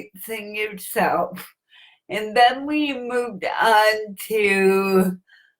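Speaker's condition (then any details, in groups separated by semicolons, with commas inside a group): Cerebral palsy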